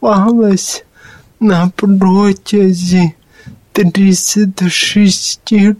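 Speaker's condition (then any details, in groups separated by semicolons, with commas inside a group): Cerebral palsy; speech defect noticeable to others, not heard by self, startled by own voice on microphone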